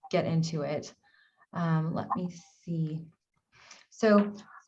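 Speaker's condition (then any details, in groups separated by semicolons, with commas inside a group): No condition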